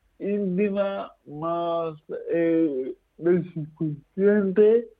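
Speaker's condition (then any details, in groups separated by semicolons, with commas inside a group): Cerebral palsy; 57% registered disability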